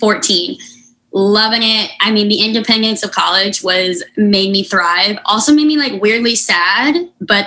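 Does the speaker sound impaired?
Yes: unilateral cleft lip and palate; severe congenital unilateral cleft lip and palate, 23 surgeries by age 17, final surgery in high school; speech therapy after stroke at 18, relearned spelling and putting words together.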